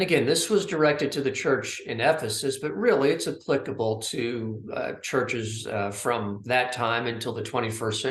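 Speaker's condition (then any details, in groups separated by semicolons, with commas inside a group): No condition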